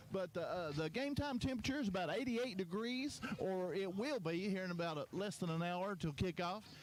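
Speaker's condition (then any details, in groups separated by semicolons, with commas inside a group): No condition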